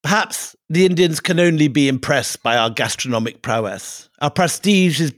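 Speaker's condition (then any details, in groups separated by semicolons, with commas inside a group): No condition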